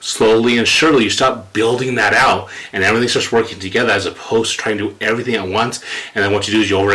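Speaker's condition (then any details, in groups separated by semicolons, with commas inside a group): No condition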